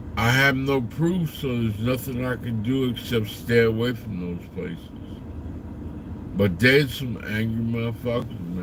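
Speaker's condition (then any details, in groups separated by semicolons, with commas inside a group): Slurred speech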